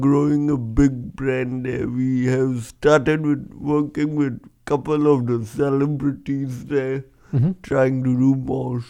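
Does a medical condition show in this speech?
Yes: cerebral palsy; congenital, breech vaginal birth instead of recommended c-section, head stuck 90 seconds, oxygen loss; age 25, walks, others ask if drunk, three years on Singapore cerebral palsy football team; could not speak properly as child, now speaks publicly as motivational speaker.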